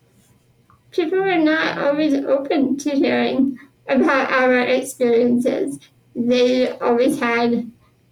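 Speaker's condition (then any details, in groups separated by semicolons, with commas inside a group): Spinal muscular atrophy; genetic progressive neuromuscular disease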